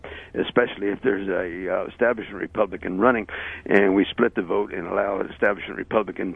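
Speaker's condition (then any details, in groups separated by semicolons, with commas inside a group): No condition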